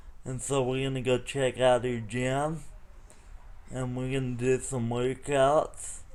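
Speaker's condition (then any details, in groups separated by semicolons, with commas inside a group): Cerebral palsy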